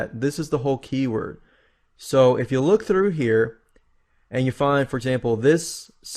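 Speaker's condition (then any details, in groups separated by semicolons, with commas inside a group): No condition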